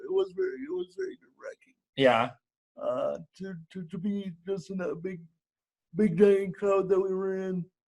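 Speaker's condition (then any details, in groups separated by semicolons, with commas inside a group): Cerebral palsy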